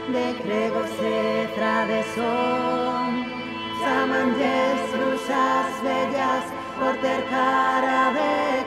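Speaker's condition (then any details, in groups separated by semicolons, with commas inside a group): No condition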